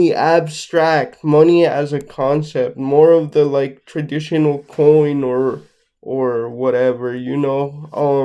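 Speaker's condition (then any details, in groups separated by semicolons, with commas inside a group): Cerebral palsy, mixed, mild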